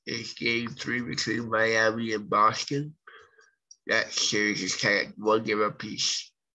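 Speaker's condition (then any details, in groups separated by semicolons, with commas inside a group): Cerebral palsy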